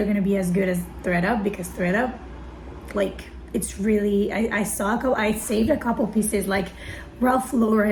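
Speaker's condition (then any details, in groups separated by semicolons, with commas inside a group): No condition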